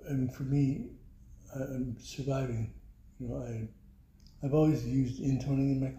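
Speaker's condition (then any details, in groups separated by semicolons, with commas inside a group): Parkinson's; voice weakened by Parkinson's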